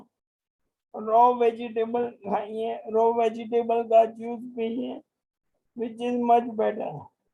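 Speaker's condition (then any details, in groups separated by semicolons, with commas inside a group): Motor neuron disease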